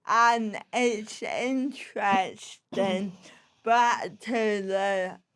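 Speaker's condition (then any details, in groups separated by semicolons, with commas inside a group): Cerebral palsy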